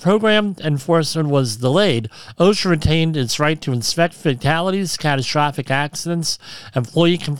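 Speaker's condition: Cleft lip and palate

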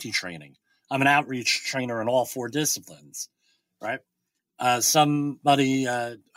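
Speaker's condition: Bilateral cleft lip and palate

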